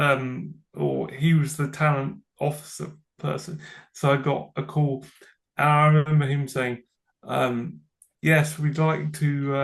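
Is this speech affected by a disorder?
Yes: cerebral palsy; from birth.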